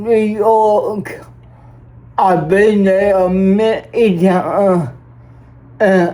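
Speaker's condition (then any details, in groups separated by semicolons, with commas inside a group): Cerebral palsy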